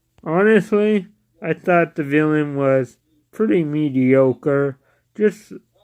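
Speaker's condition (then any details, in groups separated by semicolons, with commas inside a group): Cerebral palsy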